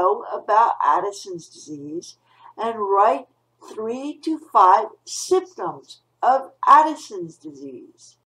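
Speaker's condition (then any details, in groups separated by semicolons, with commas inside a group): No condition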